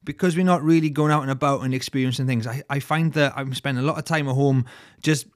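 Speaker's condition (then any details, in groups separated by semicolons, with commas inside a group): No condition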